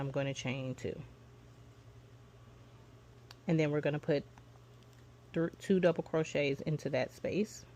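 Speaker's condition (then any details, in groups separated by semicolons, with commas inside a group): No condition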